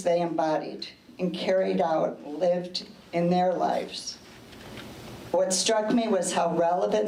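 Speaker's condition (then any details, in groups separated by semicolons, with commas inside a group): No condition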